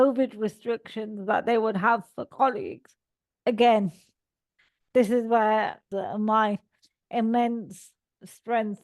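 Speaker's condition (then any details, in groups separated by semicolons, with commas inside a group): Cerebral palsy; all four limbs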